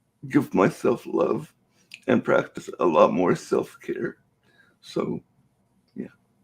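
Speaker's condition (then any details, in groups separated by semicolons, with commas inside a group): Cerebral palsy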